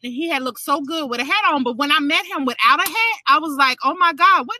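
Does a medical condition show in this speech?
No.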